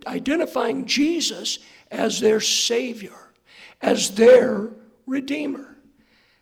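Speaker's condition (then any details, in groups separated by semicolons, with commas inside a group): Hoarseness after vocal cord surgery; post-surgery check few days ago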